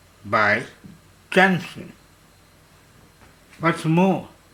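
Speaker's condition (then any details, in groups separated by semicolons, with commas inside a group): Slurred speech from poisoning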